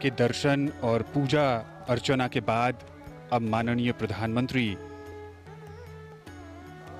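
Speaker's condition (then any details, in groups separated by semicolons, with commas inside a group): No condition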